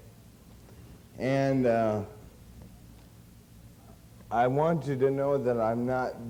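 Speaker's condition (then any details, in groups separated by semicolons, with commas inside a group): Cerebral palsy; since birth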